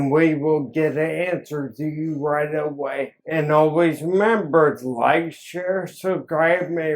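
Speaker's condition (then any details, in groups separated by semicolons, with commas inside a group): Ataxia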